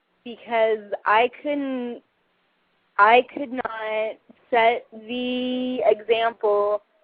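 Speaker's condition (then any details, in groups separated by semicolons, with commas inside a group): Cerebral palsy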